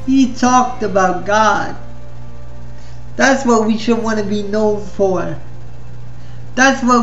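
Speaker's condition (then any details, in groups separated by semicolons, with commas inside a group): Spastic cerebral palsy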